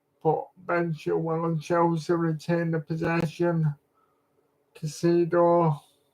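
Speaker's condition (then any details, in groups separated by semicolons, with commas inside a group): Cerebral palsy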